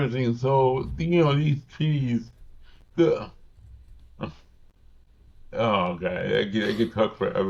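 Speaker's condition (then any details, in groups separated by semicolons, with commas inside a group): Cerebral palsy; from birth, newborn breathing arrest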